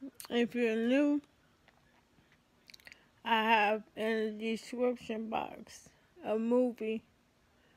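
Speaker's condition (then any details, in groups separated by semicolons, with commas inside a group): ALS; affects hands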